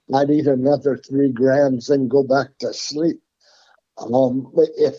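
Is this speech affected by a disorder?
Yes: Parkinson's; tremors since youth, progressively worse, repeated complete breathing stoppage, unable to make sound then, emergency steroids; psilocybin 1 gram every 5 hours controls tremors, helps breathing, still has breathing problems, uses cannabis; formerly voice tremor, hard to understand, lost track after 2-3 sentences, now talks at length.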